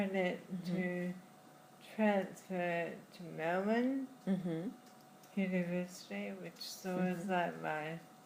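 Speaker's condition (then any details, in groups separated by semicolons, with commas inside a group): Friedreich's ataxia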